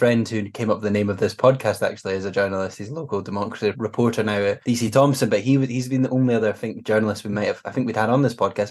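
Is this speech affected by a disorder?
No.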